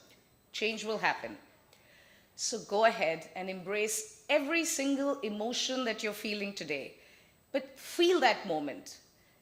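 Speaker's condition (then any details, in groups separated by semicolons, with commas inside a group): No condition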